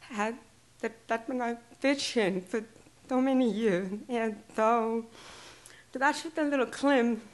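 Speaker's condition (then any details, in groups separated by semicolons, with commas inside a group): Deaf and hard of hearing; hearing aid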